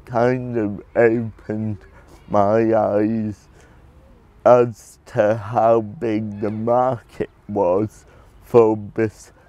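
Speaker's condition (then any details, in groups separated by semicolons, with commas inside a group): Cerebral palsy; predicted never to talk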